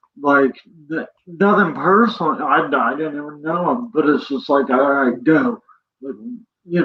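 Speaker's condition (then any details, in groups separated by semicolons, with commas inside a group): Cerebral palsy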